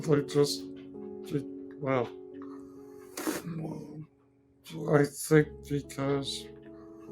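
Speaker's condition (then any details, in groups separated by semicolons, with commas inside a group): Duchenne muscular dystrophy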